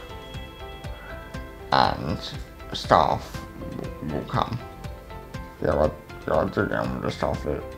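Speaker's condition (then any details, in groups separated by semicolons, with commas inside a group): Cerebral palsy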